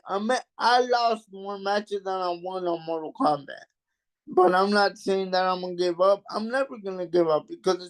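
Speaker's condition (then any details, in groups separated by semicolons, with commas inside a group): Cerebral palsy; mild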